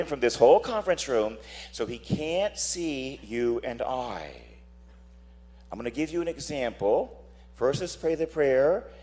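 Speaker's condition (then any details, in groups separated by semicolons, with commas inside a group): No condition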